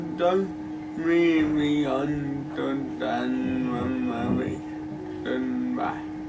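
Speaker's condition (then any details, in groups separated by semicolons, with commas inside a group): Cerebral palsy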